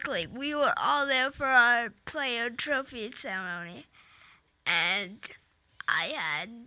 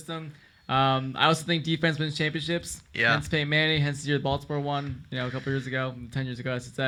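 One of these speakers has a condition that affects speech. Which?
The first: cerebral palsy.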